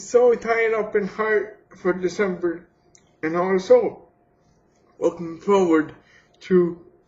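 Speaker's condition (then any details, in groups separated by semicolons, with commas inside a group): Cerebral palsy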